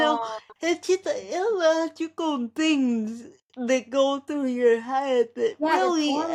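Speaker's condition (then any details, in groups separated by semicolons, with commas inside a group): Cerebral palsy; present from birth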